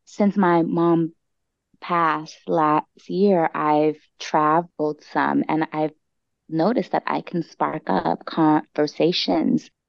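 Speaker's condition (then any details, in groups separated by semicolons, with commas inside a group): Stuttering; prolonged sounds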